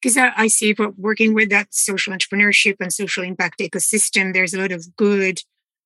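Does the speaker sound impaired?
No.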